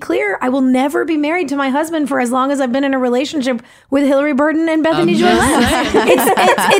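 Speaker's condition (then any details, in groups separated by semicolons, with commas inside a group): No condition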